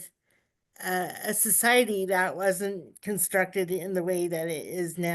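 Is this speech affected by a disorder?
Yes: cerebral palsy; uses power wheelchair.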